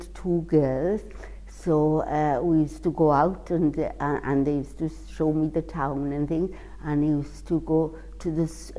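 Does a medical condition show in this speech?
Yes: cerebral palsy; affects walking and balance, childhood physiotherapy; cannot pronounce condition name correctly.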